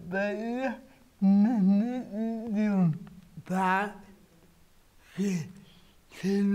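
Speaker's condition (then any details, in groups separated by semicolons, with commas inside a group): Cerebral palsy; relies on personal assistant; difficulty pronouncing, uses communication device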